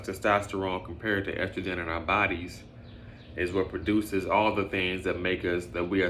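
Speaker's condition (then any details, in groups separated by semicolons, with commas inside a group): No condition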